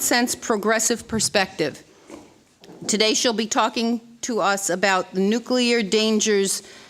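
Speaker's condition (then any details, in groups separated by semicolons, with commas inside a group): No condition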